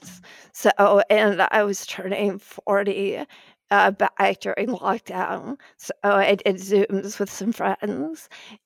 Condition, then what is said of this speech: Spasmodic dysphonia. And just from the beginning, I think it's good to tell people I have something called spasmodic dysphonia.